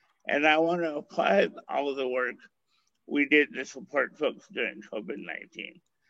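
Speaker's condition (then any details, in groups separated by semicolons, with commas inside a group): Cerebral palsy; limited use of limbs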